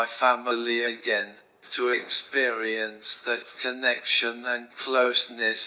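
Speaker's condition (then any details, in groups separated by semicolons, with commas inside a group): Motor neurone disease; right hand onset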